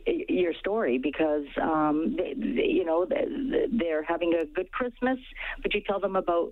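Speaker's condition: No condition

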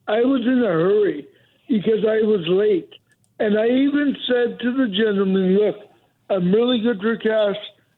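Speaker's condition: Cerebral palsy; mobility declined since

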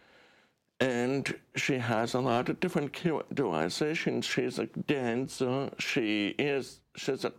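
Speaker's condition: Deaf; relies on subtitles

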